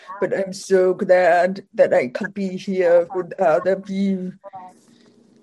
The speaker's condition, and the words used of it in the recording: Deafness. I would also share that I'm deaf and I communicate by speaking for myself, and I also communicate using sign language.